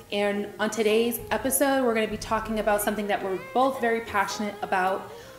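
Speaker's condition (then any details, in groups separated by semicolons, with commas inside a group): No condition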